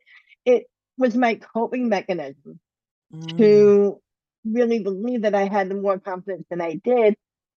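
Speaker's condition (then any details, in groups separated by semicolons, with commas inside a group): Bilateral cleft lip and palate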